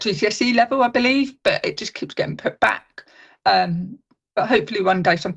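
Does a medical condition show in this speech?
Yes: deafness; cannot really understand speech sounds without hearing aids, learning level 3 sign language; following interview via live captions on Teams plus live transcription app.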